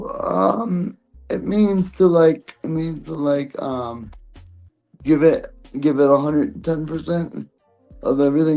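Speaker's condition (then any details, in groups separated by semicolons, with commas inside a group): Cerebral palsy; present from birth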